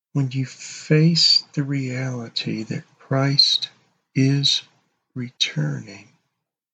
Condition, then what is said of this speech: No condition.